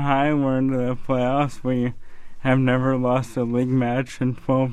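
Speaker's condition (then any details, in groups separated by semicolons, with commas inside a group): ALS, slow progressing; onset at Middlebury, diagnosed at 21 by Forbes Norris clinic, weak running, cup trouble; over 4 years since diagnosis, still walking, no wheelchair, on Ryaltek since diagnosis; communicates without communication device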